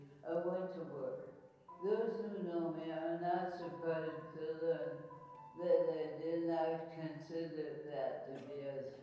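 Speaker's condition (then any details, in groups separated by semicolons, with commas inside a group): ALS; speech and swallowing changes present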